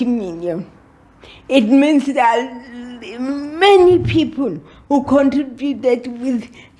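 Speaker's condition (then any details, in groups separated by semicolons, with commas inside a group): Cerebral palsy; moderate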